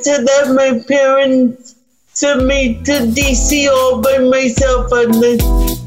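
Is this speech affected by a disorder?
Yes: cerebral palsy; spastic quadriplegia, mainly affects legs, spastic fibers in most muscles throughout body, not overpowering; 41 years old; neck muscles still coordinate for speech, can still speak.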